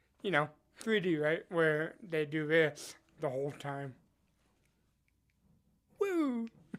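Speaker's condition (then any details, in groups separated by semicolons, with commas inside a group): Cerebral palsy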